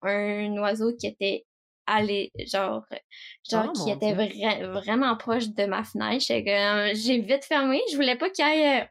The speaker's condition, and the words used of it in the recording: Stuttering. Je suis quand même dans un passage ces années-là que ça va vraiment mieux.